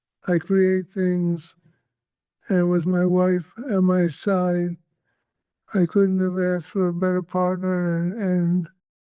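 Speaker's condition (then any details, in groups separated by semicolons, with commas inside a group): Parkinson's disease; tremor mainly left hand and arm, focused ultrasound treatment; balance problems after procedure, progressing, levodopa ineffective for tremor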